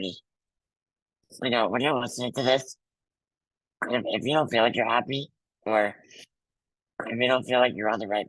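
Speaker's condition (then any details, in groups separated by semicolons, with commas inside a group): Muscular dystrophy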